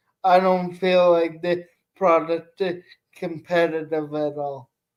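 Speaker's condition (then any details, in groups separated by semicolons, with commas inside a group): Cerebral palsy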